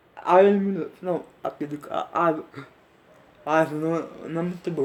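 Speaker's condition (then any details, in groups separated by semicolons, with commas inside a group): Cerebral palsy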